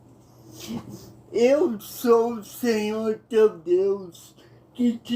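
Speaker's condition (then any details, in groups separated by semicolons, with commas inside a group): Paralysis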